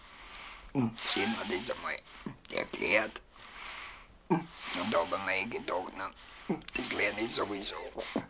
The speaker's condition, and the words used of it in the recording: Laryngectomy. Und das ist sicher jetzt bei laryngektomierten Patienten, die ja mit einem völlig anderen Organ, nämlich mit dem obersten Ring der Speiseröhre, die Stimme bilden, ist das sicher herabgesetzt.